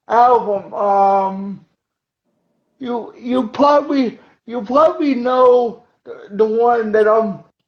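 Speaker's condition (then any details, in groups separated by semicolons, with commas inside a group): Cerebral palsy; uses wheelchair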